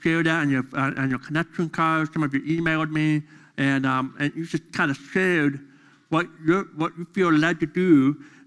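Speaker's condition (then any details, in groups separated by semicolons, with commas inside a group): Deafness; deaf during school years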